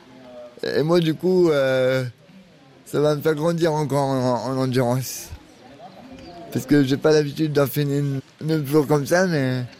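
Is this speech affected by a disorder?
Yes: cerebral palsy; cerebral palsy from extreme prematurity, born at six months, twin pregnancy, neuromotor brain cells damaged; six personal care assistants in rotation around the clock, used dual ski piloté.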